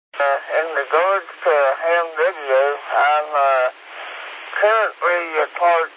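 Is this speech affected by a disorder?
Yes: speech impediment; some phonetic words hard to get off tongue, whiskey zulu hard, hotel alpha november easier.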